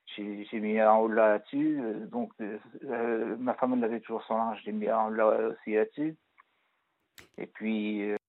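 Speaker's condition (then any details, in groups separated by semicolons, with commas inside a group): Parkinson's disease; Parkinson's disease in third year, pronounced tremors at times, Sifrol stopped as not tolerated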